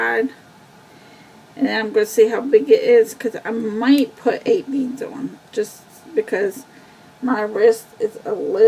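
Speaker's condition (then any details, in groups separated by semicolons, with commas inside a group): Cerebral palsy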